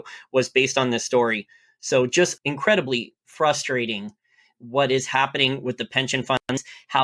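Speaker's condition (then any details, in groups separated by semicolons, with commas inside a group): No condition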